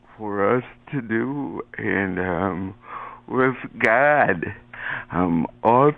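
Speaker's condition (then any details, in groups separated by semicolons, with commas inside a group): Cerebral palsy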